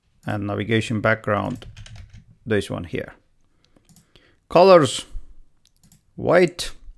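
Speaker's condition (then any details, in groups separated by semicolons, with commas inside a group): No condition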